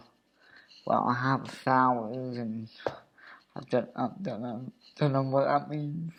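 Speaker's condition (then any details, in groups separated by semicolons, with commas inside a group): Cerebral palsy; wheelchair user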